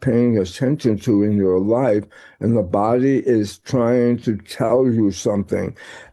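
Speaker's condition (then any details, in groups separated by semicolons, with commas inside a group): Tongue cancer; first noticed with hearing problem and ear pain, found on ENT mouth exam; throat scan first malignant, later scan reported benign tumor; slurred speech, stopped lecturing after tongue cancer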